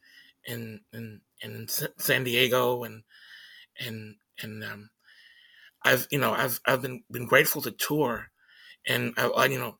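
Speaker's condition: Stutter; stutter noticeable during interview; repeated sounds, repeated words, prolonged sounds

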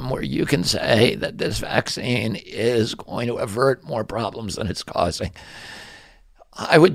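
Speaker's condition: Spasmodic dystonia; voice affected

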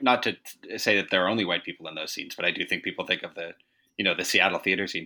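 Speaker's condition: No condition

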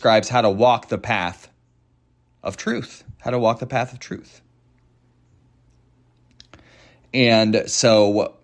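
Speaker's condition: No condition

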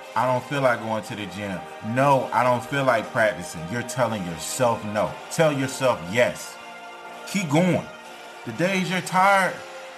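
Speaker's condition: No condition

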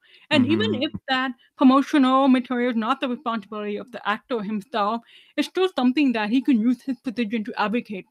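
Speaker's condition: Deafness, severe; about 99% hearing loss, hearing aids worn whole life, cochlear implant candidate

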